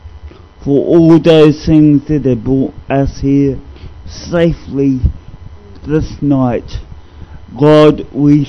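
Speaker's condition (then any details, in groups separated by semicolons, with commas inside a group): Cerebral palsy; discovered at age 2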